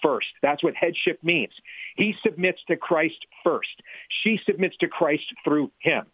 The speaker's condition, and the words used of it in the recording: No condition.